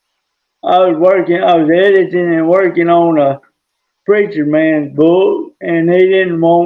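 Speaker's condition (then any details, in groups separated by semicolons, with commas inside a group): Traumatic brain injury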